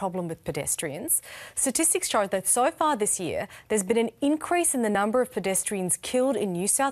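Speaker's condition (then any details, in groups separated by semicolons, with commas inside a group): No condition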